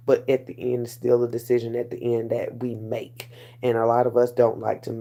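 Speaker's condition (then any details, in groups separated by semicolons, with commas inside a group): No condition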